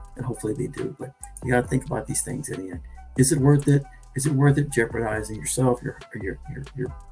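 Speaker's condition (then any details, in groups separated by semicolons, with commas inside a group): No condition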